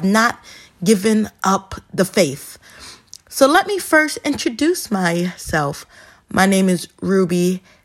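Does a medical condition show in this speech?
Yes: stuttering; traumatic brain injury; stumbles on words, may ramble; here prolonged sounds, blocks.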